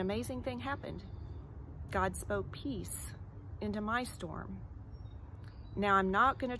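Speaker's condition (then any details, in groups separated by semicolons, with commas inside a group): No condition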